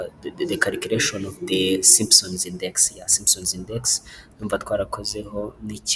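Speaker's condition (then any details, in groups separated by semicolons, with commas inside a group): No condition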